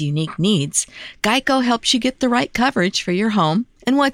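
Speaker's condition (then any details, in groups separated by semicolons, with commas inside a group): No condition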